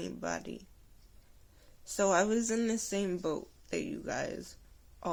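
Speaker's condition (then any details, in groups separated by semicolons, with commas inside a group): Cerebral palsy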